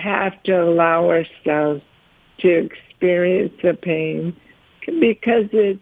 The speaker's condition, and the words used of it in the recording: ALS (motor neuron disease). And just to be real, so our viewers know, you were worried about your voice, and you held up.